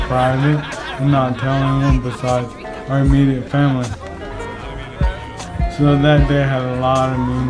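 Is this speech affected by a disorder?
Yes: ALS; leg onset, affects walking, arms, hands, speech; two years since onset, slow progression; speech affected within last year, voice loss expected, voice banked.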